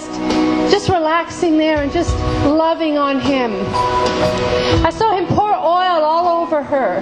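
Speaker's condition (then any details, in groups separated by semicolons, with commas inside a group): No condition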